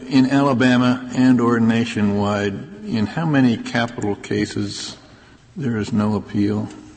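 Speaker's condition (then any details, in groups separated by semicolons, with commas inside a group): No condition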